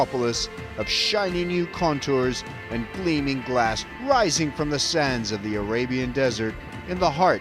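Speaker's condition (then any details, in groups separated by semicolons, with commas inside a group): No condition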